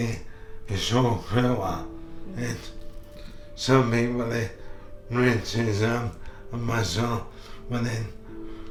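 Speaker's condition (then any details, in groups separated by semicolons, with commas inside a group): Motor neurone disease; affects throat muscle; diagnosed about a year ago, progressive; voice changed early, throat muscle impaired, cannot project voice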